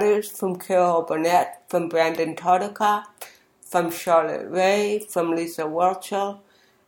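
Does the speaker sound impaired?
Yes: cerebral palsy; very slurred speech as a child from cerebral palsy plus hearing impairment.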